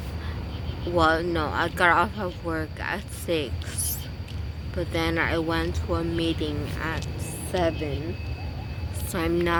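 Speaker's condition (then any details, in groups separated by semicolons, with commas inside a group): Brain injury from AVM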